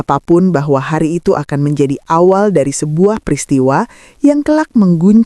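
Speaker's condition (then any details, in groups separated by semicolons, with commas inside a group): No condition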